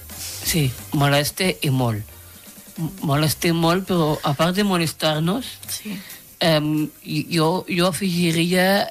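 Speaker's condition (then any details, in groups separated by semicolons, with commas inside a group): Down syndrome; trisomy 21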